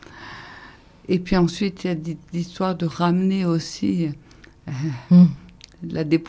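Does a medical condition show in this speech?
Yes: ALS (Charcot's disease); advanced, increasing oxygen use, lies down a lot, muscle pain, constant contractures; breathing difficulties.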